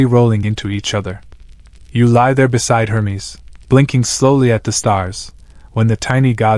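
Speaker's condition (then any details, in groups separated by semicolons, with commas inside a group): No condition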